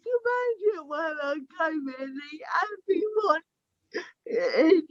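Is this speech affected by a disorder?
Yes: cerebral palsy; affects speech, walking, motor skills, balance; mainly affects speech.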